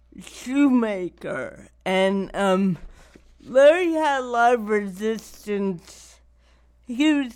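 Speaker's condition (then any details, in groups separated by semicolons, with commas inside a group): Cerebral palsy; not degenerative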